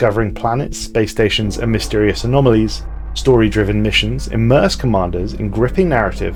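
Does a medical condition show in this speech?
No.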